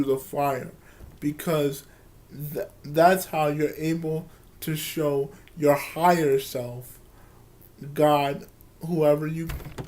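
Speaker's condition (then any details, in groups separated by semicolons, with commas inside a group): Cerebral palsy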